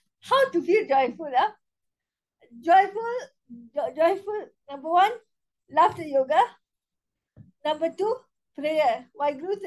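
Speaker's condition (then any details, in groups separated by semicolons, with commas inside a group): Cerebral palsy spastic quadriplegia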